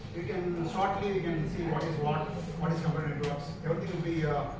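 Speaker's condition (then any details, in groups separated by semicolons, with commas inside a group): No condition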